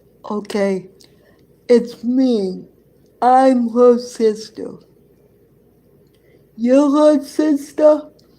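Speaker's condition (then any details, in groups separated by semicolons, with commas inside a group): Cerebral palsy; present from birth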